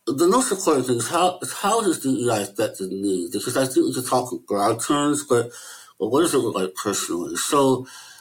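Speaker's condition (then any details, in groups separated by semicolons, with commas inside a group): Möbius syndrome; lifelong rare disability, no facial expressions, no facial nerve control, cannot smile or frown, affects hearing and eyesight; incomplete lip closure, certain letters hard to pronounce, not understood by everybody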